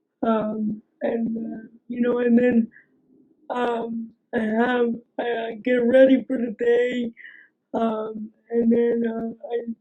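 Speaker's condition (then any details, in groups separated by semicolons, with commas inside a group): Aicardi-goutieres syndrome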